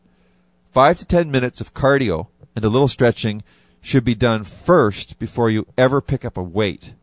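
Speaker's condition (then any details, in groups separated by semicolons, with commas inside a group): No condition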